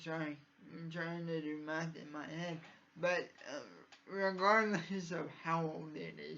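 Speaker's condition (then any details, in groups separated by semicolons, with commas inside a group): Cerebral palsy; from birth, uses wheelchair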